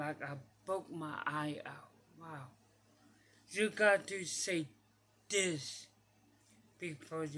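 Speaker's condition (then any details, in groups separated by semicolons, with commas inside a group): Mild cerebral palsy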